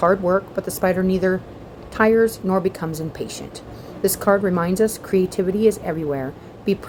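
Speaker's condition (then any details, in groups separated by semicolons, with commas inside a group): No condition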